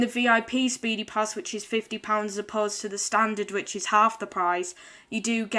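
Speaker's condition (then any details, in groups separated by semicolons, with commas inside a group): No condition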